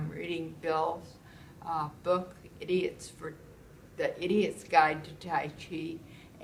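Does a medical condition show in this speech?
Yes: multiple sclerosis; balance and fatigue improved with tai chi.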